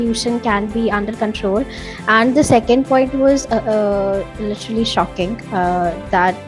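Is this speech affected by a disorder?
No.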